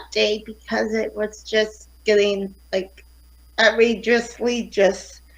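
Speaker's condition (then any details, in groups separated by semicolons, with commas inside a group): Cerebral palsy; affects fine motor skills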